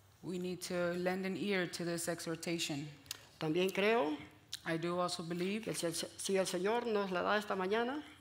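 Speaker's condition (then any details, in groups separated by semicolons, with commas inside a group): No condition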